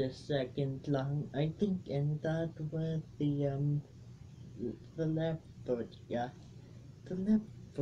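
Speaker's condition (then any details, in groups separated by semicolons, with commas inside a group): Cerebral palsy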